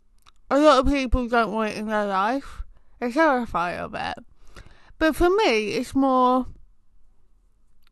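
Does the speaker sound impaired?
Yes: tongue cancer; oral cancer starting as tongue patch, spread to neck lymph nodes, HPV suspected trigger, late presentation; chemotherapy, no spread beyond lymph nodes, windpipe clear on x-ray.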